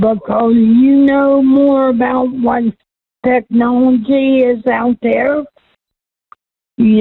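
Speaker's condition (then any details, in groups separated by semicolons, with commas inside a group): Cerebral palsy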